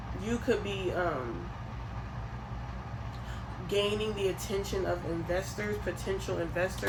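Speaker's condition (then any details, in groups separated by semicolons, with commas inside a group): No condition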